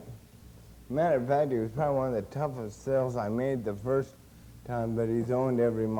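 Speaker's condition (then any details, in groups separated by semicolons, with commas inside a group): Cerebral palsy; since birth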